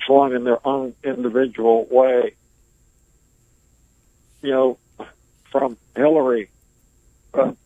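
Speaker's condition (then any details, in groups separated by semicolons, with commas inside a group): ALS; diagnosed nearly 20 years ago; breathes through ventilator; able to speak and communicate clearly, slower pace, communicating takes more time due to ventilator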